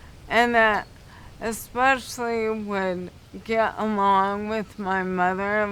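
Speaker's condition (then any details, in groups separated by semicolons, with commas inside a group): Cerebral palsy; affects speech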